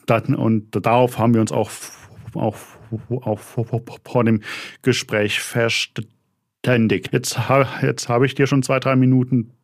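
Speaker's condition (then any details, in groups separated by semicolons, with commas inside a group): Stuttering; developmental, lifelong, possibly inherited, father stuttered, brother fluent, logopedic speech therapy, constant since second grade; audible block on saying he stutters; blocks while speaking; repeated sounds, repeated words, prolonged sounds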